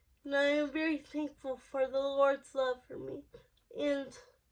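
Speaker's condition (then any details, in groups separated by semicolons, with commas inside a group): Cerebral palsy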